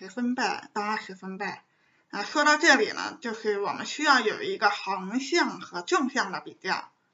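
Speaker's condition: Congenital severe deafness; hearing aids and cochlear implant, relies on visual communication

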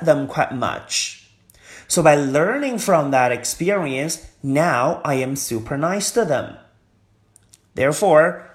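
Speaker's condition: No condition

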